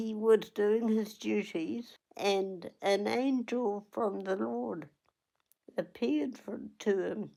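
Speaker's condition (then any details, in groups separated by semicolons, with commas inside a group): Cerebral palsy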